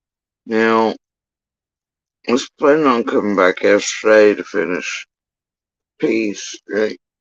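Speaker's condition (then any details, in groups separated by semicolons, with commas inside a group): Facial paralysis after surgery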